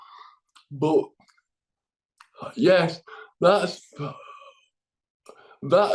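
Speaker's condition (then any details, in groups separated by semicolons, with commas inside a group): Cerebral palsy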